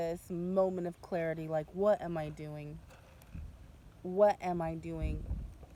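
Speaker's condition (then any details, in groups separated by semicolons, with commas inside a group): No condition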